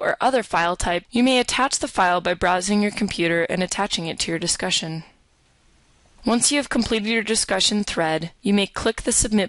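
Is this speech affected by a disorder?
No.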